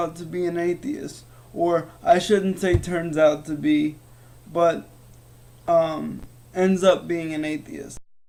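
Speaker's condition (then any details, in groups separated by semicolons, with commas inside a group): Cerebral palsy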